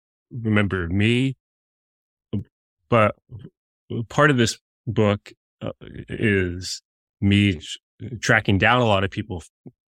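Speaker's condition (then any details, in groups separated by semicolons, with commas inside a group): Stuttering; audible stuttering during interviews; prolonged sounds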